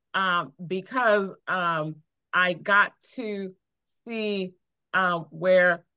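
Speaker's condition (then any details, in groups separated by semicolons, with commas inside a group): Aphasia after stroke; trouble with mental arithmetic, walking difficulty after stroke; fluent with frequent 'you know' fillers, restarts, trailing unfinished sentences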